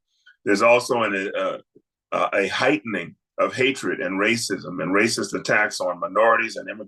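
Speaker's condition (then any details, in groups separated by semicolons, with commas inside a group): No condition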